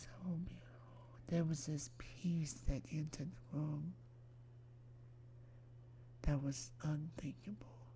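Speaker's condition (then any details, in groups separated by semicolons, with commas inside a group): Myasthenia gravis; lungs collapsed while hospitalized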